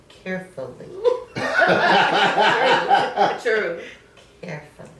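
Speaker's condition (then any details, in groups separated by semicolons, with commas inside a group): No condition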